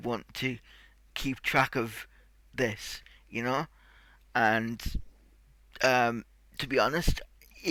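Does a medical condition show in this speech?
Yes: cerebral palsy; tight muscles.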